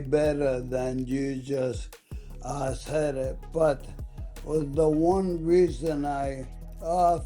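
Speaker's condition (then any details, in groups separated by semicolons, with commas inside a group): ALS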